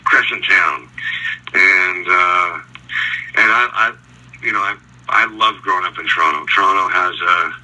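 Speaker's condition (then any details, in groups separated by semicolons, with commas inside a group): No condition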